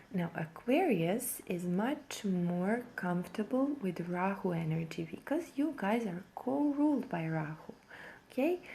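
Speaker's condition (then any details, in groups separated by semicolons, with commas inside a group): No condition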